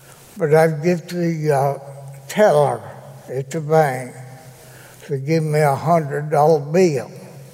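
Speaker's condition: Cerebral palsy; still able to speak, gives spoken testimony in church

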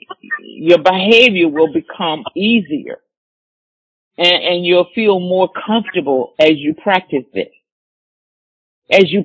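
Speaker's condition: No condition

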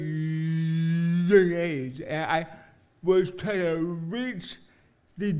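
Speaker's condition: Cerebral palsy; congenital, uses wheelchair

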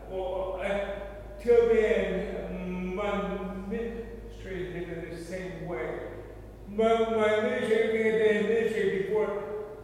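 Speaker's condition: Cerebral palsy; stuttering, formerly worse, much improved

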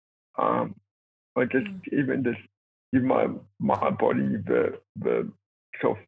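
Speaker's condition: Cerebral palsy; born two months premature

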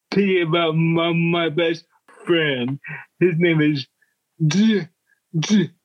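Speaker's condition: Cerebral palsy; speaks slowly and deliberately

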